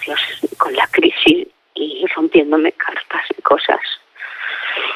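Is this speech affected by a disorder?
Yes: facial palsy; facial palsy after cancer surgery three years ago, age 47 now, ongoing medical follow-up.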